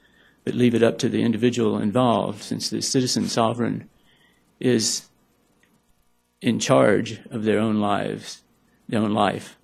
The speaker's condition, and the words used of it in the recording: Parkinson's disease. I may stumble, but I'm not going to faint.